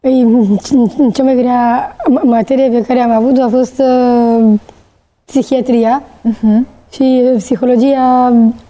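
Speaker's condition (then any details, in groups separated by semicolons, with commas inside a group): Down syndrome; Trisomy 21, genetic, from birth, definitive diagnosis at age 5, small stature, physical and cognitive delay; late speech onset, started speaking around 3.5 years to 3 years 8 months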